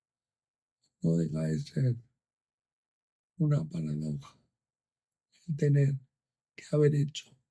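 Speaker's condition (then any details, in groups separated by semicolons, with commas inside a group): Amyotrophic lateral sclerosis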